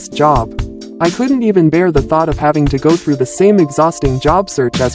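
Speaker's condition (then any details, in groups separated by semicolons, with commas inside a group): No condition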